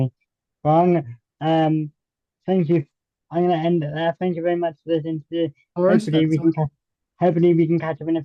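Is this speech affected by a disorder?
Yes: cerebral palsy.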